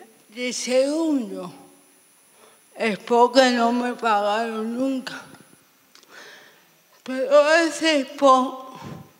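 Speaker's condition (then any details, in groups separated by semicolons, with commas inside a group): Severe cerebral palsy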